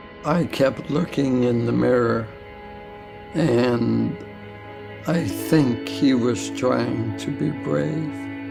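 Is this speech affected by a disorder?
Yes: ALS; degenerative.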